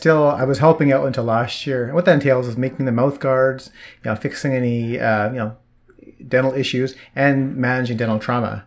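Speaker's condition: No condition

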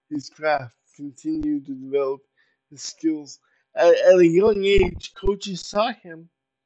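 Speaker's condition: Cerebral palsy; uses power wheelchair

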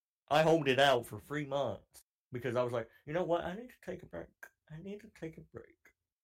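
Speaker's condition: Cleft palate; cleft palate since childhood

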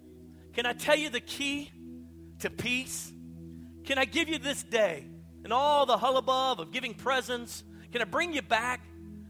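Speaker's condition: No condition

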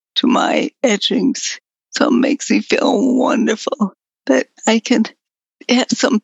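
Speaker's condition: Progressive multiple sclerosis; slowly worsening, latest change is lack of voice, needs caffeine from chocolate or coffee to talk

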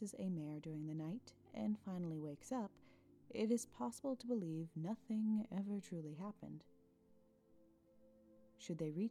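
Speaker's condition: No condition

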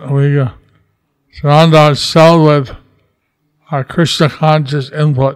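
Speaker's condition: Stroke with facial paralysis; stroke in 2008, left side of face paralyzed since, doctor said no chance of survival; about 12 years since stroke; unsure listeners can understand, own speech repeated by another speaker

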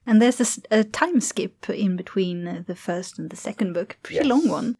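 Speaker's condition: No condition

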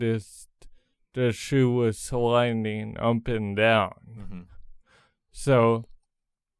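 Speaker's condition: Cerebral palsy; congenital

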